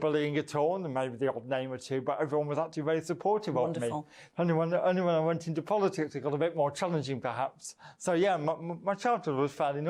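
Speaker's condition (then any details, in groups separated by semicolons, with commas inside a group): Cerebral palsy, mild; affects voice box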